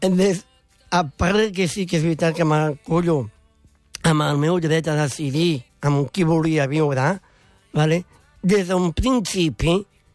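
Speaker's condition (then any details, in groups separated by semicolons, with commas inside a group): Down syndrome; congenital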